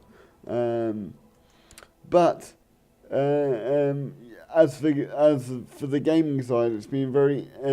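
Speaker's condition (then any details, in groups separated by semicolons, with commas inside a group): Cerebral palsy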